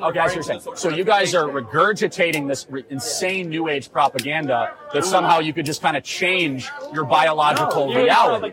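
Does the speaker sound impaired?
No.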